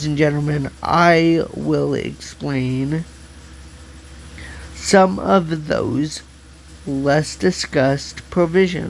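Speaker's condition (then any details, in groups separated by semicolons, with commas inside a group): Cerebral palsy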